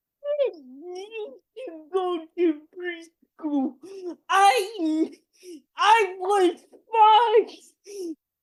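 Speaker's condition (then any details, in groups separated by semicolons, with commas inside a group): Cerebral palsy; oxygen deprivation at birth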